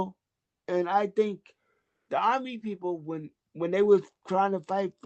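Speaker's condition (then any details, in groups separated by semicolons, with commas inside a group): Cerebral palsy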